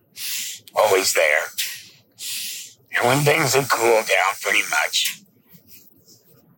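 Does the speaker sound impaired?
Yes: laryngectomy; no vocal cords, 6.5 days intensive care, 32 days in hospital without food or water; esophageal speech, presses on neck daily to talk, rattles esophagus like vocal cords.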